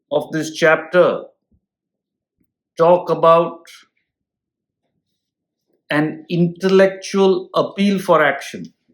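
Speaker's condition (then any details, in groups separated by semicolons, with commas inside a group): No condition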